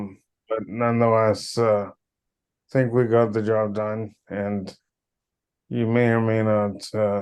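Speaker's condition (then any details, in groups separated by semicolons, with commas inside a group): Cerebral palsy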